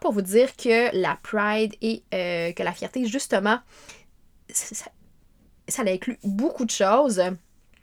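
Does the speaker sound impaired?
Yes: stuttering; meditation practice for some years, found helpful; here repeated sounds, prolonged sounds.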